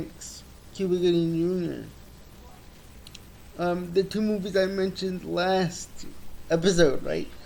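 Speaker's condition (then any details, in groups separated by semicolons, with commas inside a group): Cerebral palsy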